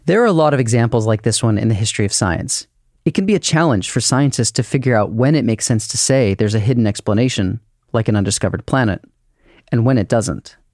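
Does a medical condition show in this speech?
No.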